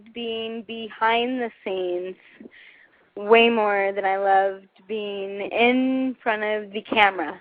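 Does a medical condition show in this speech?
Yes: cerebral palsy.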